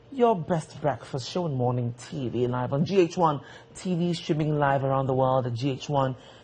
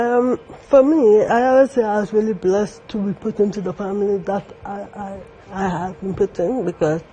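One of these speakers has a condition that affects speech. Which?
The second: cerebral palsy; cerebral palsy affecting motor development and movement.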